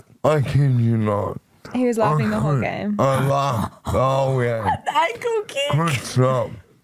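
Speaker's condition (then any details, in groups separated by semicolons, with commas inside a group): Motor neurone disease; voice became very nasal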